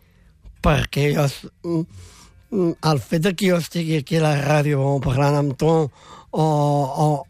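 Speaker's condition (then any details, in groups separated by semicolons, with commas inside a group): Down syndrome; congenital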